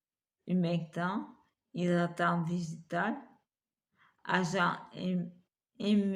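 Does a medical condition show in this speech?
Yes: multiple sclerosis.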